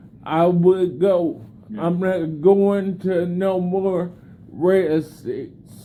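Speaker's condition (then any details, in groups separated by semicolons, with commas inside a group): Cerebellar degeneration and ataxia; slow speech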